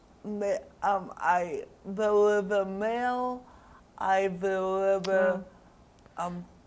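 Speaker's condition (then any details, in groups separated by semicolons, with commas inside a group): Cerebral palsy; diagnosed around age one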